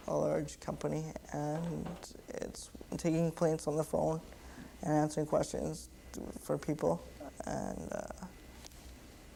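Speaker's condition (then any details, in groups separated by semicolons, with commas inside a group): Cerebral palsy; present from birth, lifelong wheelchair user, head stick for computer; types 30 to 40 words per minute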